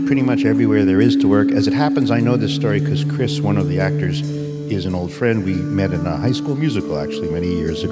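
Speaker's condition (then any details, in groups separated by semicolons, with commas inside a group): No condition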